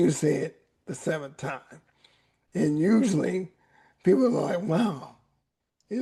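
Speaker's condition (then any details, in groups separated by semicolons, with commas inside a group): ALS; voice raspy at times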